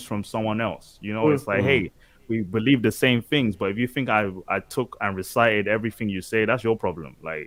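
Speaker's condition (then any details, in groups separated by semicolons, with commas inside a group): No condition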